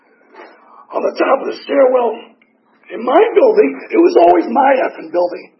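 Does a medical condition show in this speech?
Yes: tracheotomy; tracheotomy still in place.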